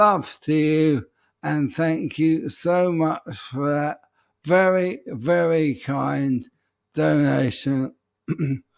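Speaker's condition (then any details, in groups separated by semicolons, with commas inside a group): ALS; voice may sound peculiar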